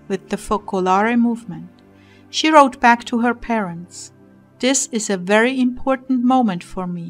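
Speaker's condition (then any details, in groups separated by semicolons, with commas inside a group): No condition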